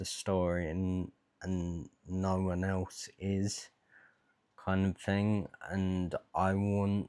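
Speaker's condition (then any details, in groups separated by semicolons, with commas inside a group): Dystonia; generalized, neck, torso, arms, hands, right-side tremor, possible cerebellar scarring; onset age 14, quite shaky, gabapentin, carbidopa-levodopa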